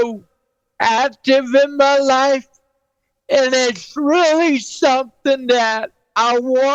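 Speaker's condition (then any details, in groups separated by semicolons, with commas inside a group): Cerebral palsy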